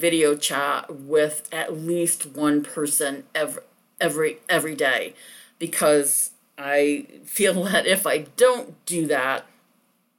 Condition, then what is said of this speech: Stuttering. Caught in a block for a moment, and my mouth is like in that less desirable phase of my mouth open with no sound coming on.